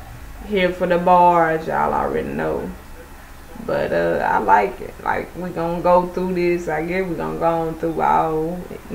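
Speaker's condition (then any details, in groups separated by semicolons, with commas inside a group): Cerebral palsy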